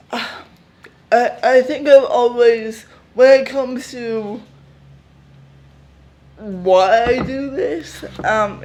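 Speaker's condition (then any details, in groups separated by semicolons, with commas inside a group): Cerebral palsy; from birth, affects balance, walking, motor skills; atypical voice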